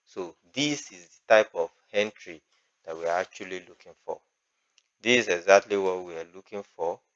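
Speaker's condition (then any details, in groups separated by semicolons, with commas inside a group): No condition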